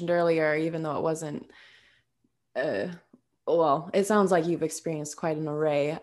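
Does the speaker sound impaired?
No.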